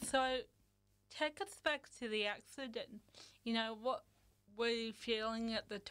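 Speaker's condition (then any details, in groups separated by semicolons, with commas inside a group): Cerebral palsy; cerebral palsy present from birth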